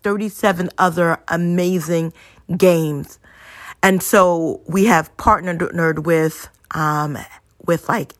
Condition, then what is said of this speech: Stuttering. I am a stutterer, so I will stumble across some words, sometimes more than others, and it's okay.